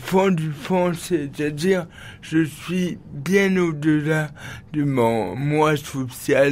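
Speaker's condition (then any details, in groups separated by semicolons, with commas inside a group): Cerebral palsy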